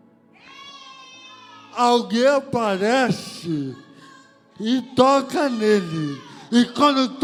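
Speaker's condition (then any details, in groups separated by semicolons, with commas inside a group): Cerebral palsy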